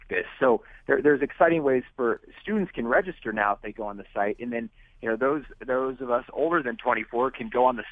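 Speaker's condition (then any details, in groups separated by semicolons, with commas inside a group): No condition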